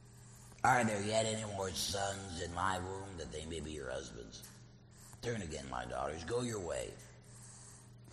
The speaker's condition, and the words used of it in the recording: Laryngectomy. They took my voice box out, but they gave me a prosthesis. So I have a kazoo in my throat.